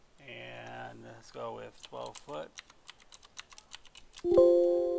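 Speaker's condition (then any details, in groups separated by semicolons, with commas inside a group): No condition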